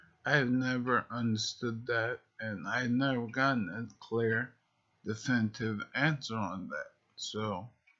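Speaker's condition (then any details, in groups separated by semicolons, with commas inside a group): Multiple sclerosis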